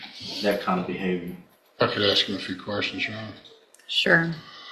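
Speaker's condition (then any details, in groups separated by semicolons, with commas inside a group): No condition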